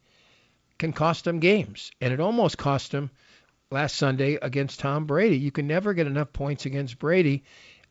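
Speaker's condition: No condition

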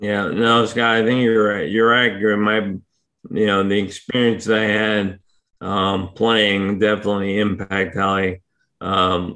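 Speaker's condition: ALS; difficulty speaking for long periods

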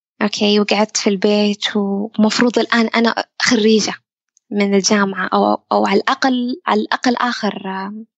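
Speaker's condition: Stuttering; stuttering since childhood, left primary school for four years, speech therapy and psychological therapy; about 85% controlled after speech and psychological therapy, not fully resolved; worse under psychological stress, presentations, upset or sadness, eases when stress drops, varies; repeated sounds

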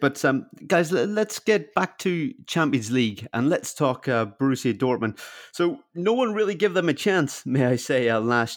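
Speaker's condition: No condition

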